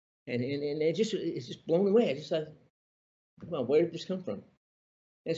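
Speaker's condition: Parkinson's disease; benign spinal tumor

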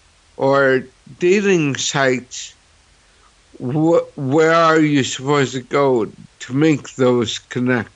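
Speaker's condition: Cerebral palsy; host hears New York accent

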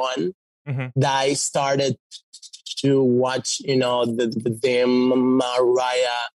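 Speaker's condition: Stutter; fluent when singing; stutter goes away when singing; repeated sounds, repeated words, prolonged sounds

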